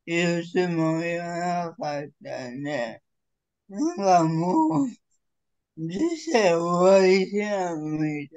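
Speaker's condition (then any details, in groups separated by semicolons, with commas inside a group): Cerebral palsy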